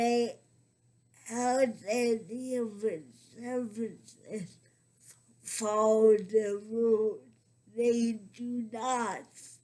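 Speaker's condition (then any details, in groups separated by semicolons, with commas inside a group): Cerebral palsy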